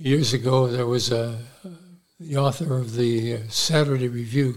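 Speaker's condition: Parkinson's disease; early loss of smell, weak shoulder, little tremor, slightly unstable on feet, subdued gestures and movements

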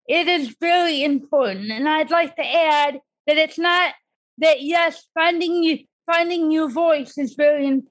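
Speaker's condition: Cerebral palsy; disability since childhood

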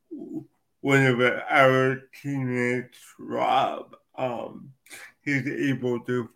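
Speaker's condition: Cerebral palsy; from birth

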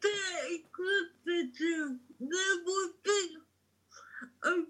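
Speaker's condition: Cerebral palsy; wheelchair user

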